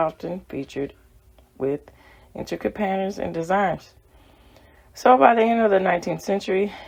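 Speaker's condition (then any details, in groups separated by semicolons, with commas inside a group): No condition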